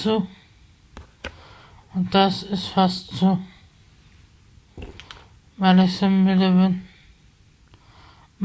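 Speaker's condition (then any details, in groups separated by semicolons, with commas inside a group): Spasticity from birth; multiple sclerosis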